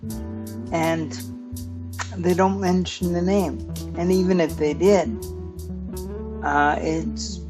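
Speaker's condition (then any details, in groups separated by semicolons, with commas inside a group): Cerebral palsy; stiff muscles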